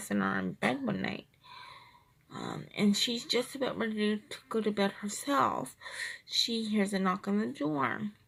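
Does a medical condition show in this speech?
Yes: cerebral palsy, triplegia.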